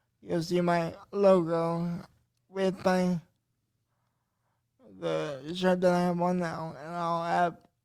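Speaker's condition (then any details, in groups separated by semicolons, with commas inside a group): Cerebral palsy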